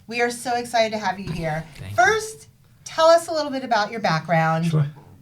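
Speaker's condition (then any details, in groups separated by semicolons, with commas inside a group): No condition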